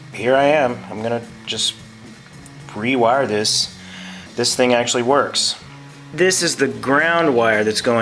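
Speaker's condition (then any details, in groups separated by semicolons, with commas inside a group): No condition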